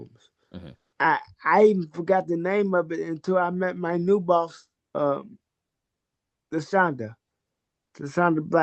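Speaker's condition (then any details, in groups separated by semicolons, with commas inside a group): Cerebral palsy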